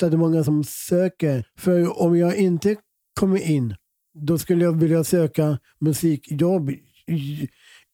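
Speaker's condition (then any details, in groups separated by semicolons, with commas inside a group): Down syndrome; present from birth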